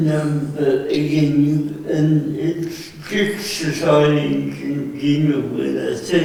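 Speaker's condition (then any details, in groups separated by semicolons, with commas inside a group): Cerebral palsy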